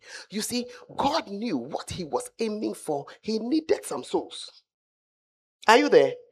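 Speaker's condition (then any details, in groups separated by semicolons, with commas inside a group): No condition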